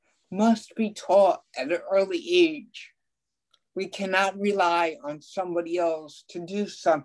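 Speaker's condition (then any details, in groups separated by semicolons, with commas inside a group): Ataxic cerebral palsy; mild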